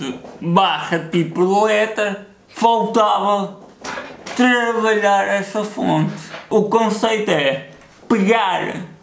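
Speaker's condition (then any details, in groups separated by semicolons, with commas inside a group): Cerebral palsy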